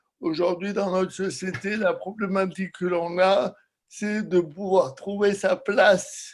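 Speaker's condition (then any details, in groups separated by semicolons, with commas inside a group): Cerebral palsy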